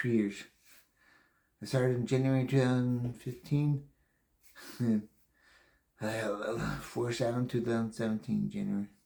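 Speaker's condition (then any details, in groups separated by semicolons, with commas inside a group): Brain injury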